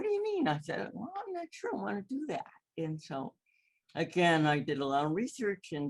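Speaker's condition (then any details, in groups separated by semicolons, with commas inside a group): Cerebral palsy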